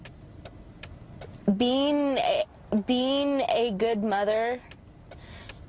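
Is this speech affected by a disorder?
Yes: cerebral palsy, severe; severe stutter, marijuana eases tension and helps speech.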